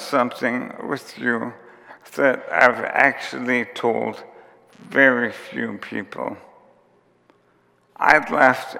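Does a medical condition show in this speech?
Yes: ALS; onset with tiredness and clumsiness; diagnosed about two and a half years before recording, symptoms began about four years before.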